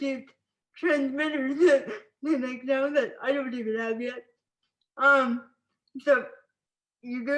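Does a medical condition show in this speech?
Yes: spastic cerebral palsy.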